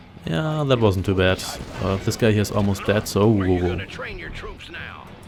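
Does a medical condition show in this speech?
No.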